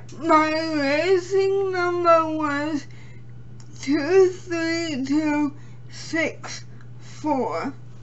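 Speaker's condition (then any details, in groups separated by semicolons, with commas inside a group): Cerebral palsy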